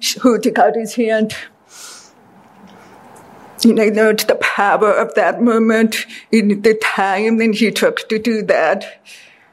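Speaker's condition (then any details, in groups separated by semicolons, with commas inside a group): Deafness; deaf since childhood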